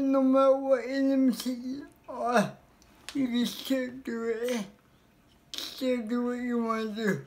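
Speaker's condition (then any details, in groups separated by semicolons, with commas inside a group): Cerebral palsy; speech affected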